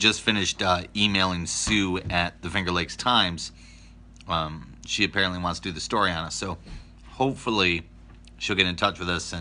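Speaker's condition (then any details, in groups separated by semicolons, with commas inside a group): No condition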